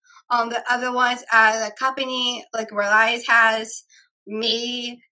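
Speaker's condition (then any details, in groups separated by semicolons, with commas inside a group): Down syndrome; three copies of 21st chromosome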